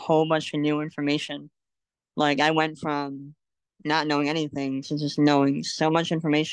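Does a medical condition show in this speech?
Yes: cleft lip and palate; congenital.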